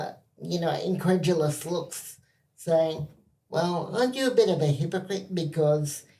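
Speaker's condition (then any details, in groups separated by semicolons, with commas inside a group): Cerebral palsy spastic quadriplegia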